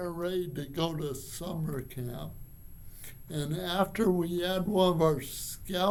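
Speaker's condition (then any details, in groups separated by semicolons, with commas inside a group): Cerebral palsy; from birth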